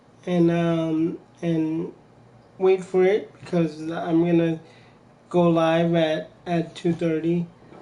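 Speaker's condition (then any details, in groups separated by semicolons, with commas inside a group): Cerebral palsy; from birth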